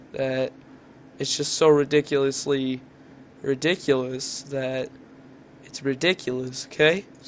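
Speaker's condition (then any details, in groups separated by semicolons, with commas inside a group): No condition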